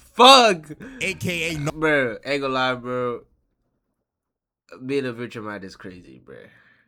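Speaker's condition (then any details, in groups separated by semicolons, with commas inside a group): No condition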